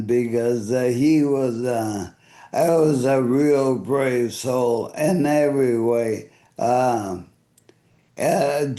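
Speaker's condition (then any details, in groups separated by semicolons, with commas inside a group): ALS; voice affected and fading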